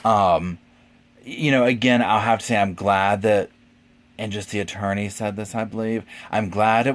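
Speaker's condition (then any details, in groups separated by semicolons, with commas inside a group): No condition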